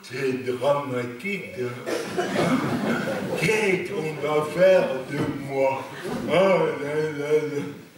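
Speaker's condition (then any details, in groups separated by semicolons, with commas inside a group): Cerebral palsy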